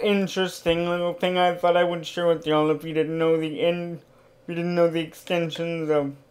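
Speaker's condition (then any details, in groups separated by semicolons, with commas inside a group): Cerebral palsy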